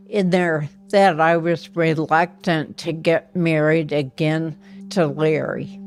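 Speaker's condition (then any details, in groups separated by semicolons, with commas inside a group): Ataxia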